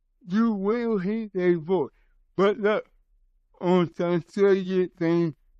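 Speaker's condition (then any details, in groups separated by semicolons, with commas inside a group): Cerebral palsy; from birth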